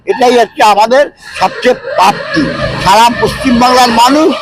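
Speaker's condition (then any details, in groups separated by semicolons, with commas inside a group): No condition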